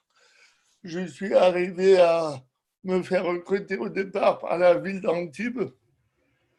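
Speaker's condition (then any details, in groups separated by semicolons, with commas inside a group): Cerebral palsy; from birth, lack of oxygen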